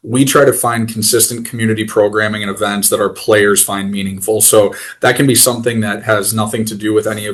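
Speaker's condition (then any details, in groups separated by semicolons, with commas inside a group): No condition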